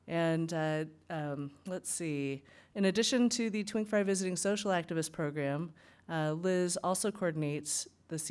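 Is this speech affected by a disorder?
No.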